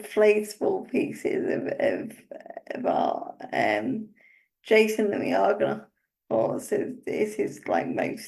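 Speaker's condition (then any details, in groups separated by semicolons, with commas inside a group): Cerebral palsy; uses wheelchair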